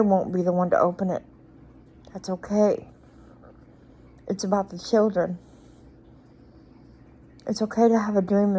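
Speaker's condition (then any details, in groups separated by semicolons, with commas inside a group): Cerebral palsy; speech noticeably atypical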